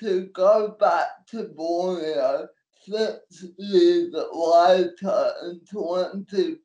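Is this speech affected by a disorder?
Yes: cerebral palsy; cerebral palsy since birth, manual wheelchair.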